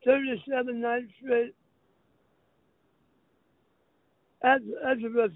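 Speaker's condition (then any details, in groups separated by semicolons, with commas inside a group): Throat cancer; throat cancer survivor, voice box kept, no hole in throat, lasting impact on throat and speech; speech impediment, may be hard to understand, sometimes chokes up while speaking; sounds like a very unique accent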